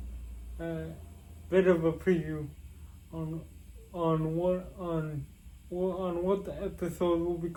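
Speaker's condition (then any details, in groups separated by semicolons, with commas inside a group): Cerebral palsy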